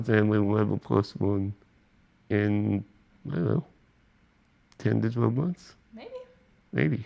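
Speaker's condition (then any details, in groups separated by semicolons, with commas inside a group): Spinal muscular atrophy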